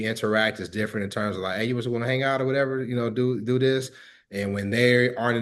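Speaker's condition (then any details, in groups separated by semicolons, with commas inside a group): No condition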